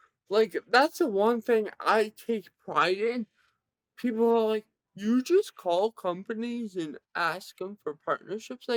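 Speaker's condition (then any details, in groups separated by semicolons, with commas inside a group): Cerebral palsy; present from birth, severe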